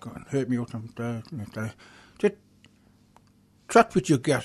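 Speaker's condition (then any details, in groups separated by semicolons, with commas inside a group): Deafness; asks others to speak slowly, struggles when people talk quickly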